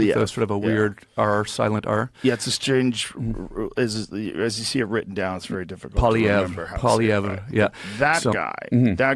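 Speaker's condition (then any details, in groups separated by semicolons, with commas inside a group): No condition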